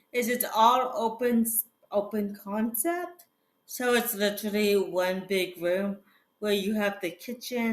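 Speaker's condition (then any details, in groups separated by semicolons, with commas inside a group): Cerebral palsy; fall risk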